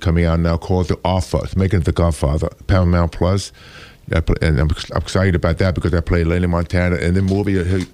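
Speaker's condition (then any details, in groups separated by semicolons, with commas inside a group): Hearing loss; congenital hearing loss, about 80%, two hearing aids whole life; severe speech impediment from childhood, Mr. Universe interview in Geneva unusable, worked changing speaking and voice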